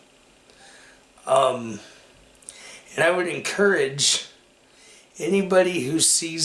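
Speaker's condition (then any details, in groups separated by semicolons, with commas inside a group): Cerebral palsy; takes medication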